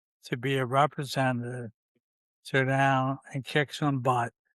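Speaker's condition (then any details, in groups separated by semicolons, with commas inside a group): ALS; ALS, limb onset in fingers, hereditary C9 mutation; third or fourth year, middle stage, slow progression, spreading bulbar; still talks, early bulbar throat involvement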